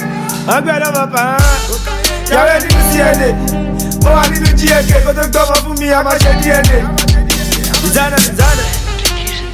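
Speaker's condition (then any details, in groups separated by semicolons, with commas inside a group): No condition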